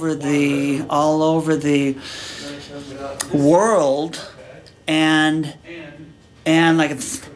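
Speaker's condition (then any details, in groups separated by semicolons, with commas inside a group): Stuttering, severe; since childhood; severe when growing up, stuttered constantly; prolonged sounds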